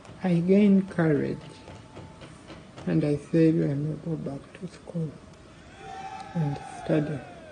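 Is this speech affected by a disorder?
Yes: cerebral palsy.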